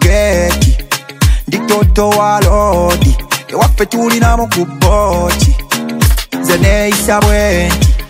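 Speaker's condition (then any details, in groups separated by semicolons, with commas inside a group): No condition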